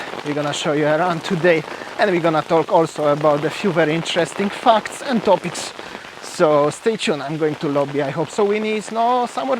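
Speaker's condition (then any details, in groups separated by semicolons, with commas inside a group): No condition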